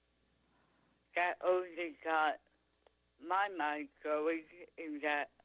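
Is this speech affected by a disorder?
Yes: tongue cancer; could not speak, swallow or eat after surgery, feeding tube, now speaks pretty clearly.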